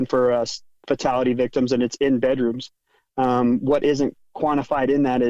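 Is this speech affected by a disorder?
No.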